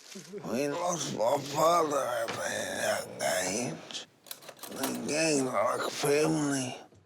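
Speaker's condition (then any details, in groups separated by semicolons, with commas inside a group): Brain injury; long rehab to regain talking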